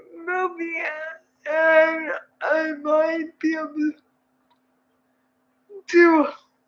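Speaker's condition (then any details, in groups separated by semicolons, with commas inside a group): Cerebral palsy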